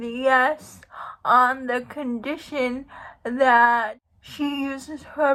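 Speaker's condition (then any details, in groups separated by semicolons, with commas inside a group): Cerebral palsy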